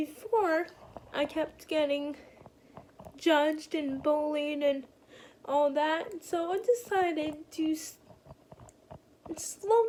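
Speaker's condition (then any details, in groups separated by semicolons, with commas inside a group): Cerebral palsy; spastic, uses wheelchair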